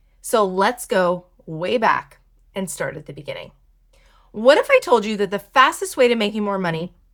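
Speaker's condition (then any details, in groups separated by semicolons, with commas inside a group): No condition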